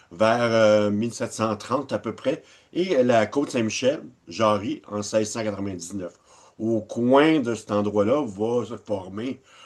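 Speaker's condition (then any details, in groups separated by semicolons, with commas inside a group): No condition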